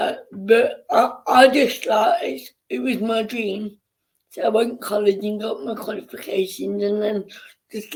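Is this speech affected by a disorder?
Yes: cerebral palsy.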